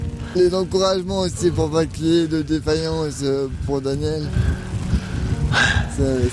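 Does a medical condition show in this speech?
Yes: cerebral palsy; cerebral palsy from extreme prematurity, born at 6 months, twin pregnancy, neuromotor brain cells damaged; six personal care assistants in turn around the clock, body coping with nine-day ride.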